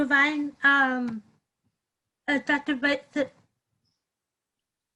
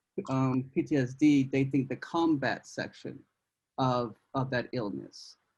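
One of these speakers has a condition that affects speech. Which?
The first: cerebral palsy; from birth, congenital deafness.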